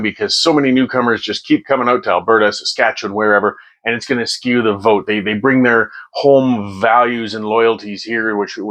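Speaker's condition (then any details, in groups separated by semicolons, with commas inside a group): No condition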